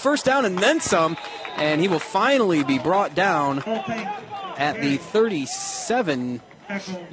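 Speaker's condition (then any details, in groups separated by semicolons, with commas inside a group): No condition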